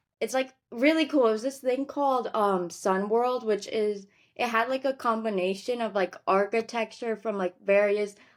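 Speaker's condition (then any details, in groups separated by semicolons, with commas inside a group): No condition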